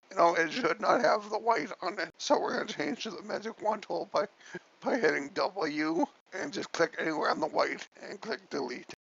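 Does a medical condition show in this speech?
Yes: cerebellar ataxia from brain tumour.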